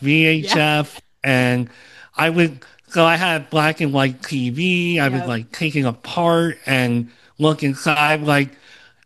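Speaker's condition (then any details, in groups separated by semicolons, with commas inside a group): Cleft lip and palate, Opitz G/BBB syndrome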